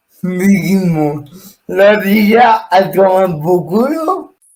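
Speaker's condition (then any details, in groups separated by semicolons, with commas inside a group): Cerebral palsy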